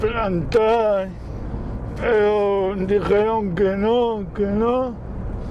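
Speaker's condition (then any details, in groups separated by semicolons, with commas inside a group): Cerebral palsy; from birth, birth complication with forceps delivery, all four limbs affected, muscle atrophy in hands and legs, drives automatic car; speech slightly affected, some difficulty speaking but understood perfectly, once not understood by phone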